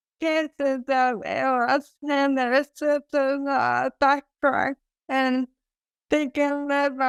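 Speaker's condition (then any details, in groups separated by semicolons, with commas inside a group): ALS; sporadic form, cause unknown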